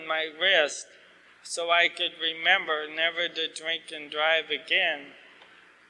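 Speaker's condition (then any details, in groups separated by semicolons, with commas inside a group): ALS; asked to talk slower, clearer, losing voice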